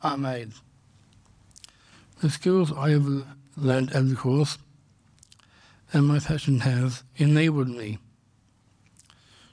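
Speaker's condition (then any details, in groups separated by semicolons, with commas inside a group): Down syndrome; congenital, diagnosed at birth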